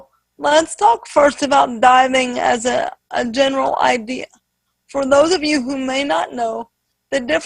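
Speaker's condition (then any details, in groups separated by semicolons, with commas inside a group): Spastic quadriplegic cerebral palsy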